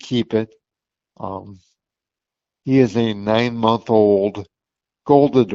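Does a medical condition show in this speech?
Yes: cerebral palsy; since birth.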